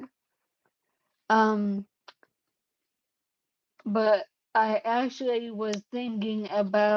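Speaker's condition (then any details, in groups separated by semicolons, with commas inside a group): Cerebellar ataxia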